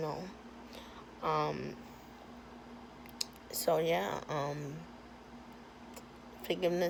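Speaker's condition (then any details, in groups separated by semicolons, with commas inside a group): Cerebral palsy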